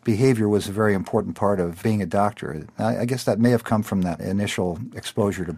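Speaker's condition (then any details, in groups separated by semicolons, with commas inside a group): No condition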